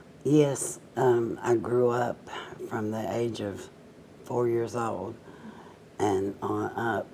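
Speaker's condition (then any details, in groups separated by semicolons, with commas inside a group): Cerebral palsy, mild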